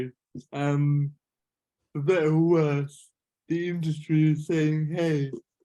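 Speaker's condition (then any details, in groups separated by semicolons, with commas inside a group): Cerebral palsy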